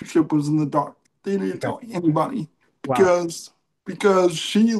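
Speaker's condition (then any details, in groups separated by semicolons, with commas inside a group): Cerebral palsy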